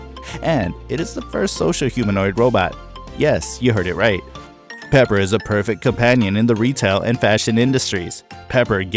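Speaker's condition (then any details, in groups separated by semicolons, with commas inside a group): No condition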